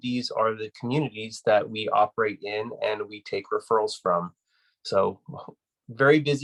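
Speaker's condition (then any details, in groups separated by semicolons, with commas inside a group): No condition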